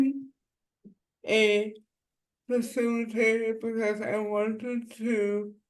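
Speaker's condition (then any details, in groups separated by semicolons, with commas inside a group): Disability affecting muscles; affects muscles including speech muscles; speech impairment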